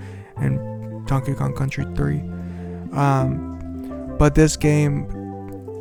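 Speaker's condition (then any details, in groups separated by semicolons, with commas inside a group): No condition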